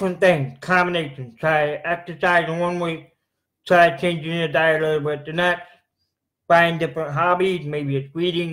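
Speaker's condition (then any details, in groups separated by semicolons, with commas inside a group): Cerebral palsy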